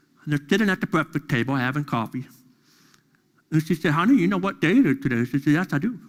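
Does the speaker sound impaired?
Yes: deafness; deaf during school years.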